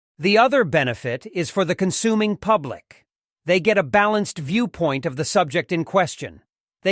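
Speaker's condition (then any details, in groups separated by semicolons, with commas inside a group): No condition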